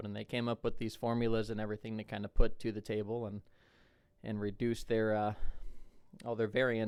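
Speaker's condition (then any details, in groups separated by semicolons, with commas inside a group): No condition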